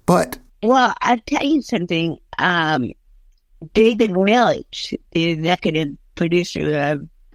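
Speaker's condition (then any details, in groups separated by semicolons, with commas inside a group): Cerebral palsy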